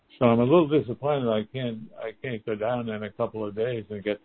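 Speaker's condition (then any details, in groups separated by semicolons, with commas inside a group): Parkinson's; stem cell infusions in houston, infusions finished, assessment due in september; in clinical trial of stem cell therapy derived from donated bone marrow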